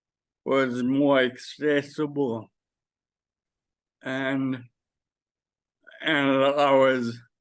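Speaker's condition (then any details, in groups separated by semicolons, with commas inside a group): Friedreich's ataxia; does voice exercises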